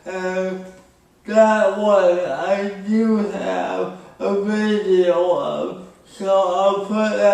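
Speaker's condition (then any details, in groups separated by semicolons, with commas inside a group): Speech impairment after birth surgery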